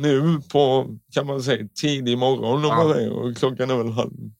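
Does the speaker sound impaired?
Yes: cerebral palsy; constant tension in all muscles, shorter muscles, slightly crooked hip, left leg turns inward; milder form than some, walks differently from others; tongue fully stiff in childhood, childhood speech therapy, s-sounds through nose, speech impediment.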